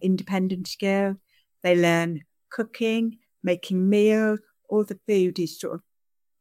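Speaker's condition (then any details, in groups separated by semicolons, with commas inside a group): Deafness; sign-supported English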